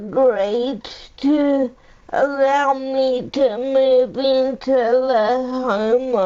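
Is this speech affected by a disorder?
Yes: cerebral palsy; powerchair user.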